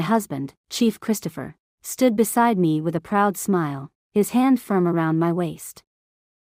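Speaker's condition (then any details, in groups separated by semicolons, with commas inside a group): No condition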